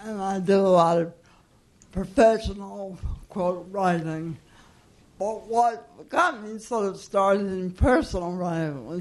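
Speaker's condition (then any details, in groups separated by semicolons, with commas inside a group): Cerebral palsy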